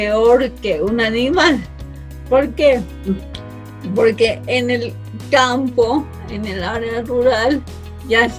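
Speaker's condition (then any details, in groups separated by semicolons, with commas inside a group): Cerebral palsy from birth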